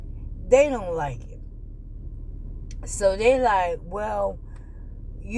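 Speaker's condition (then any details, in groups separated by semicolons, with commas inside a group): ALS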